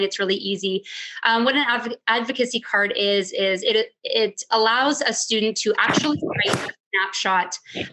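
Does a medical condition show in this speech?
No.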